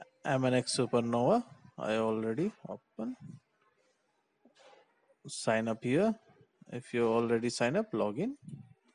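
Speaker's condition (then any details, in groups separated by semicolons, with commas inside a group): No condition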